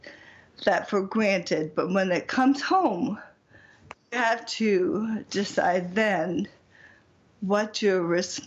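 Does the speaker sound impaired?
Yes: bulbar ALS; bulbar onset ALS, speech, swallow and breathing presentation, expected faster progression, voice expected to go sooner; lisp, difficulty with articulation, effortful tongue movement, not speaking clearly, ALS impact audible.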